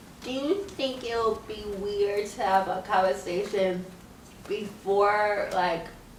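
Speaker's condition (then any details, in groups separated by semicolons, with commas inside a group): Cerebral palsy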